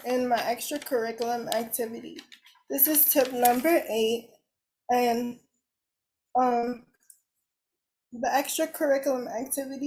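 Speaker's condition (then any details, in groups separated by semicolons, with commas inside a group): Cerebral palsy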